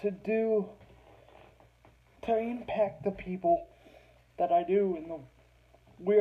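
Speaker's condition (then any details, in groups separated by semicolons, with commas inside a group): Cerebral palsy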